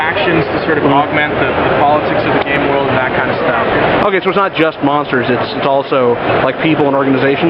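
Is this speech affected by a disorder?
No.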